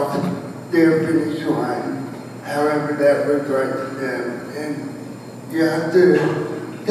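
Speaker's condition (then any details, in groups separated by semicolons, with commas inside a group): Cerebral palsy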